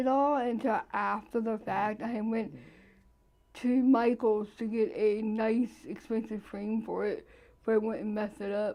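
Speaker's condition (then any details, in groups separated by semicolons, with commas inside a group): Cerebral palsy; present from birth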